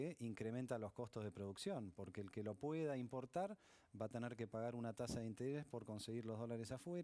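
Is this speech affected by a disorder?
No.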